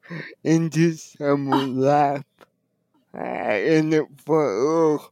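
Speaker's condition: Cerebral palsy; others worried listeners would not understand

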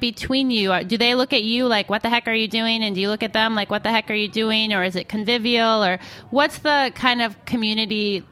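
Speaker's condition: No condition

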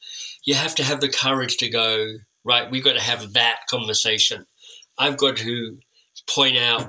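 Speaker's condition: Cleft lip and palate; orthodontic treatment

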